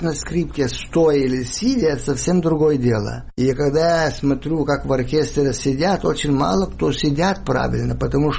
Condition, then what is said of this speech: None; typical speech.